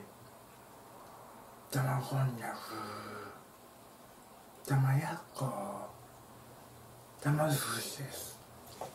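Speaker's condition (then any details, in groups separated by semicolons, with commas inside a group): Tongue cancer, partial glossectomy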